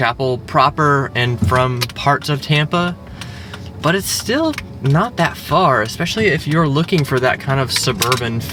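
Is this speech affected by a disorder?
No.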